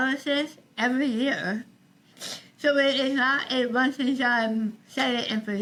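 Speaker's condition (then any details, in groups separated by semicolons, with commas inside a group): Tongue cancer, partial glossectomy, forearm graft; over half tongue removed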